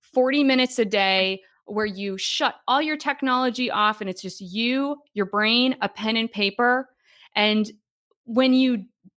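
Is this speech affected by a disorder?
No.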